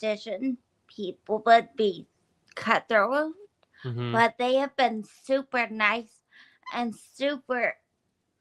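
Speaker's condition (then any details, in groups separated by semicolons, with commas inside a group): Brain injury from boulder; uses wheelchair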